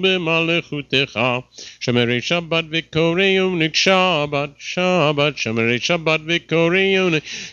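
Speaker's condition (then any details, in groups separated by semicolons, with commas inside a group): No condition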